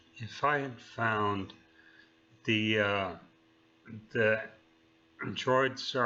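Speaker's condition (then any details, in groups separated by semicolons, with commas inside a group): Neurological disease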